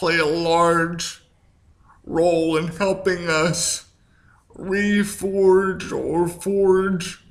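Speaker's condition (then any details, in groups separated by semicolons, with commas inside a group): Cerebral palsy; speaks slower at times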